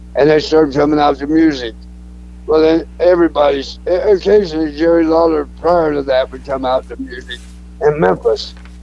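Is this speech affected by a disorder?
Yes: throat cancer; speech not the best as result of throat cancer, may sound drunk, quit podcasts over it.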